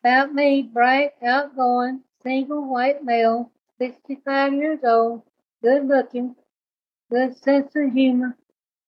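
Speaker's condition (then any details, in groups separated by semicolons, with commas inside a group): Cerebral palsy; power wheelchair for mobility, uses AAC device to support natural speech; AAC device malfunctioning, attendant Patsy helps relay words, AI-generated voice replaces device; natural speech normally supported by AAC device, own voice heard alongside AI-generated voice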